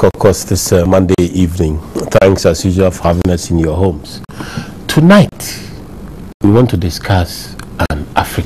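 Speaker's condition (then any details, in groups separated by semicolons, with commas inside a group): No condition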